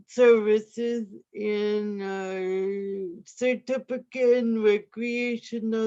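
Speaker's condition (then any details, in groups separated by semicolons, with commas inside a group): Cerebral palsy; adult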